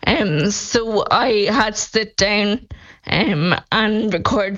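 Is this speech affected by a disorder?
Yes: Friedreich's ataxia; diagnosed at age 12, progressive neurological condition, Skyclarys not funded by HSE drugs group; speech deteriorating, voice banking on software for couple of hours, offered synthetic voices, expects voice loss.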